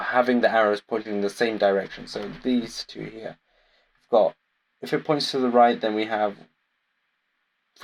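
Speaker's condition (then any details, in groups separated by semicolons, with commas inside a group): No condition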